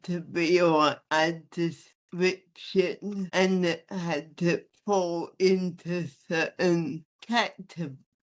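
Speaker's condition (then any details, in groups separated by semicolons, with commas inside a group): Athetoid spastic cerebral palsy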